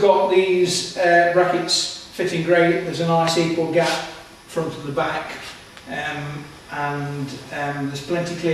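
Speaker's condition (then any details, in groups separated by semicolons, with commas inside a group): No condition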